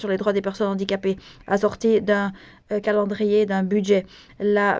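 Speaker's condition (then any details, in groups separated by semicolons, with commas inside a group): No condition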